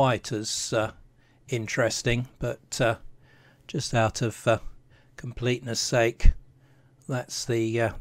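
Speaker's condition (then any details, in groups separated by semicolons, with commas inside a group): No condition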